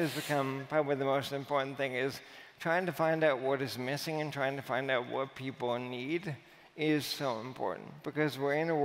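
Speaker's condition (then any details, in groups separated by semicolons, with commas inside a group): Amyotrophic lateral sclerosis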